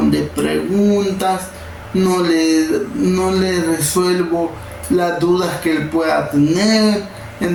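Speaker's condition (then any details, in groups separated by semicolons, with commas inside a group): Cerebral palsy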